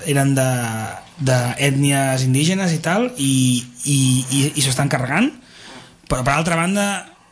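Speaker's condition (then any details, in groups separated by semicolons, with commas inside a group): No condition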